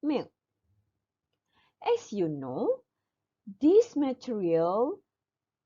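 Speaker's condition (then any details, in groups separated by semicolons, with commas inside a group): No condition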